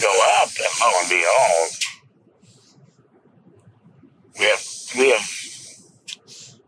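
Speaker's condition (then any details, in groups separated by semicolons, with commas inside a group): Laryngectomy; no vocal cords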